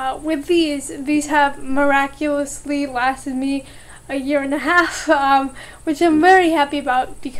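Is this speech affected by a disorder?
Yes: cerebral palsy.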